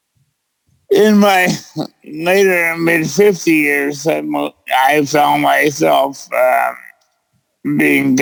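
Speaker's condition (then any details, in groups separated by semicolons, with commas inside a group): Cerebral palsy; present since birth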